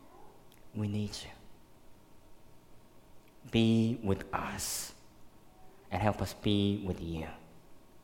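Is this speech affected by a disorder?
Yes: cleft lip and palate, severe; one more surgery planned in a couple of years.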